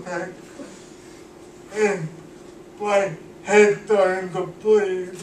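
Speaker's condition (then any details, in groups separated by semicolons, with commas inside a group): Cerebral palsy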